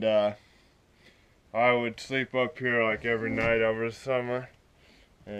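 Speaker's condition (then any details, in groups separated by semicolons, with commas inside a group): Cerebral palsy; spastic, affects walking and legs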